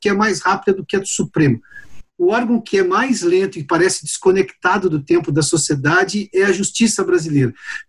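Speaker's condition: No condition

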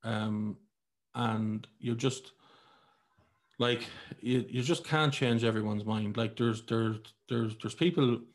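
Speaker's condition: Stutter; stutter since childhood, really bad in school, could barely put two sentences together; still stutters sometimes, does not edit stuttering out of podcast; stuttered all the time when younger, occasional stuttering now; repeated words, prolonged sounds

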